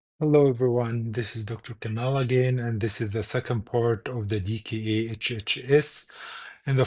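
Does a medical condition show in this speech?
No.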